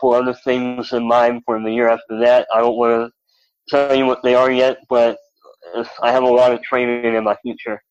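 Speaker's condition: Cleft lip and palate; rare congenital defect like Rudy Garcia's, malformed legs, double amputee, over 20 operations by age 6

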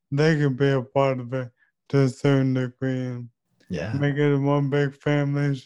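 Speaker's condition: ALS; 2 years since diagnosis

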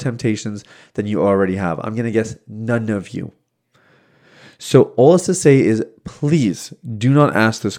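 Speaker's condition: No condition

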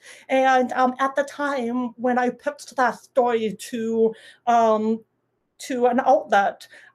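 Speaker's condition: Deafness; deaf medically, little-d deaf, some residual hearing, wears hearing aid, lip reads, no sign language; speaks orally, audible deaf accent noticed by listeners

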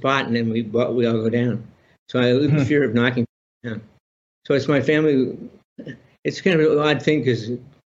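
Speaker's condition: Parkinson's disease; relearned walking

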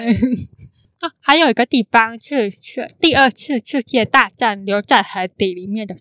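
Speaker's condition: Congenital hearing impairment; can sound sing-song

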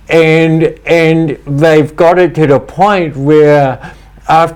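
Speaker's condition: Cerebral palsy; speech impediment, talks funny

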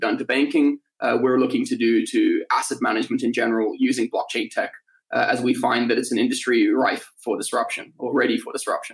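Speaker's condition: No condition

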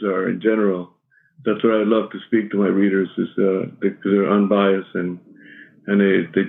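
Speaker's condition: Parkinson's; sometimes shaking, voice shakier than usual at recording; shaky voice, may stumble on words

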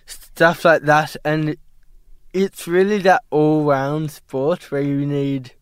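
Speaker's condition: Cerebral palsy; at diagnosis told may never walk or talk

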